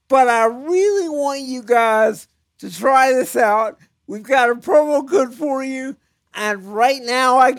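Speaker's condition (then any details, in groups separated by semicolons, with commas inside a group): Cerebral palsy; chronic pain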